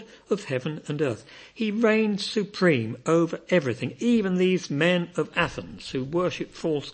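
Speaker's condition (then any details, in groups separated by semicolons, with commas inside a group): No condition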